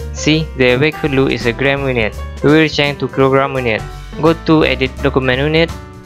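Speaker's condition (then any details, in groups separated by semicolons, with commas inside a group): No condition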